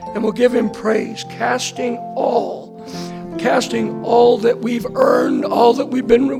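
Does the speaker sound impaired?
Yes: hoarseness after vocal cord surgery; hoarseness remains.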